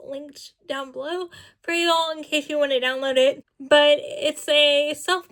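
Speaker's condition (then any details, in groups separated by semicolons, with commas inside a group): Cerebral palsy, spastic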